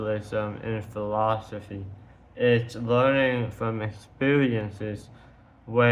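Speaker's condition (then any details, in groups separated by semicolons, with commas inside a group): Tongue cancer surgery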